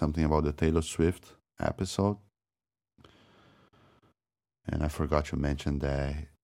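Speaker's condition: No condition

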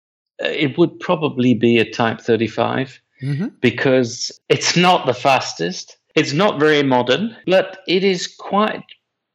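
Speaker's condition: No condition

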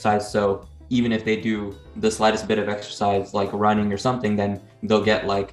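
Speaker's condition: No condition

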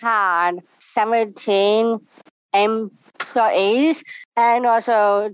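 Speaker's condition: Down syndrome; congenital

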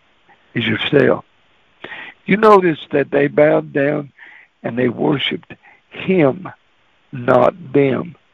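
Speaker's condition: Cerebral palsy; staggers when walking

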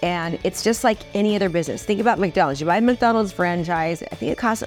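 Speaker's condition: No condition

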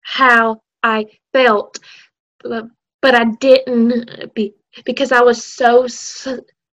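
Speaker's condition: Stuttering; childhood onset, school speech therapy since learning to talk, Lamar University clinic therapy from senior year, age 19; adult, still stutters; stutters openly; repeated sounds

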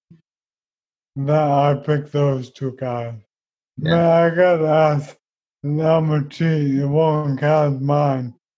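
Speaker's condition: ALS; wheelchair built

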